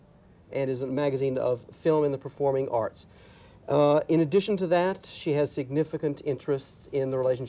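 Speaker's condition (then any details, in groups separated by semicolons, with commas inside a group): No condition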